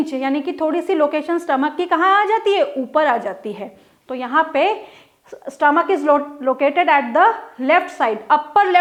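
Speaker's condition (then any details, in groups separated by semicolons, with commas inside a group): No condition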